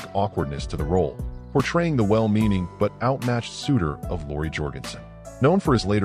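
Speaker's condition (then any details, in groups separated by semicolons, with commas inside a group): No condition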